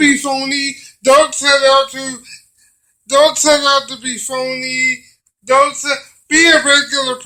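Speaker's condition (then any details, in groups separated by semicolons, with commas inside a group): Cerebral palsy; brain damage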